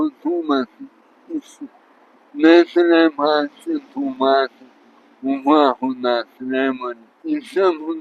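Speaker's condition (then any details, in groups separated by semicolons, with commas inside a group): Traumatic brain injury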